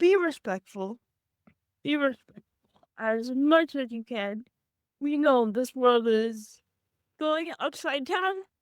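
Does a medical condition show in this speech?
Yes: cerebral palsy; had speech therapy.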